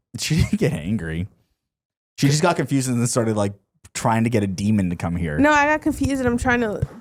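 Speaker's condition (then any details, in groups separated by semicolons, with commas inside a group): No condition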